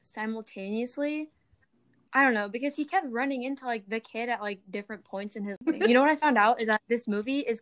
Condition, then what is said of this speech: None; typical speech.